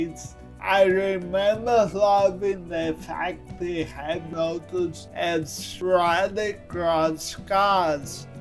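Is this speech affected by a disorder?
Yes: cerebral palsy.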